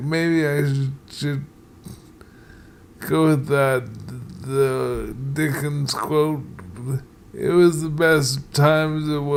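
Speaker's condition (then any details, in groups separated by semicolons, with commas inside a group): Multiple sclerosis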